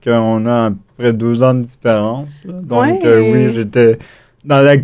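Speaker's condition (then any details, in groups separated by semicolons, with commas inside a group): Cerebral palsy; acquired, wheelchair user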